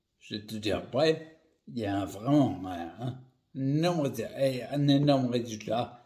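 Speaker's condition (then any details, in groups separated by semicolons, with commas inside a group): Primary progressive multiple sclerosis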